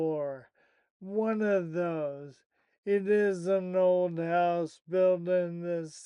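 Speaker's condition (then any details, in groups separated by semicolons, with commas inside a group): Primary lateral sclerosis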